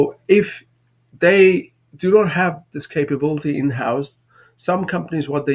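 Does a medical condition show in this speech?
No.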